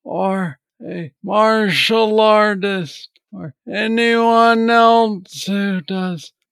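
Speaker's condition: Parkinson's disease; young onset, diagnosed at 35; recent loss of sense of smell, trying sniff therapy; clear on good days, slurred words when off, intelligibility varies between episodes

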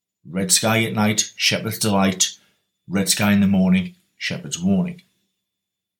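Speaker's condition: No condition

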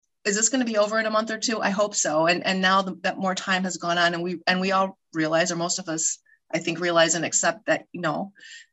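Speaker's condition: No condition

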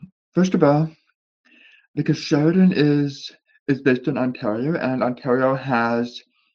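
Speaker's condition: Deafness with speech impediment, born deaf; some words difficult to say, must adjust tongue to speak properly

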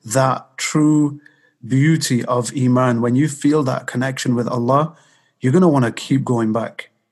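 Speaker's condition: No condition

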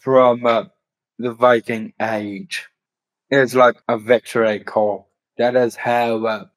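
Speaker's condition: Down syndrome; later diagnosed with autism

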